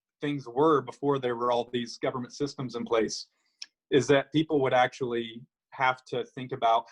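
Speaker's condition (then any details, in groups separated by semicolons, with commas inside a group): No condition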